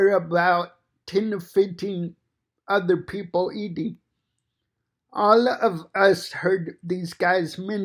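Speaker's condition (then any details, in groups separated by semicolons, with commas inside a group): Cerebral palsy; fine motor impairment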